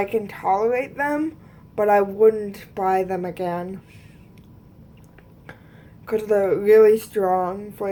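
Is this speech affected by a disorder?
Yes: cerebral palsy; both hands affected.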